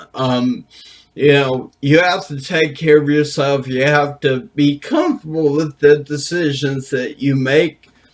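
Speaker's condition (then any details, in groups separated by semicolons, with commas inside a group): Brain injury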